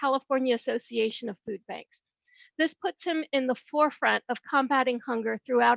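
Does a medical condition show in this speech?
No.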